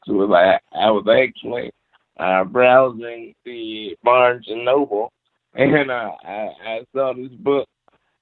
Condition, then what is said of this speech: Cerebral palsy. I go, just so you know, I know that I sound drunk.